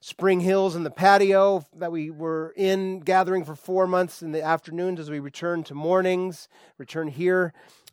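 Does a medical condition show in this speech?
No.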